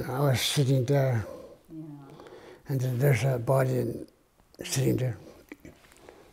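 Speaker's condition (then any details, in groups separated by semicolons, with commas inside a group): Parkinson's; failing health; hard time talking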